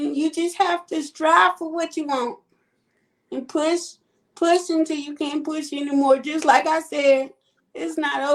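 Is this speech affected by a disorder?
Yes: cerebral palsy.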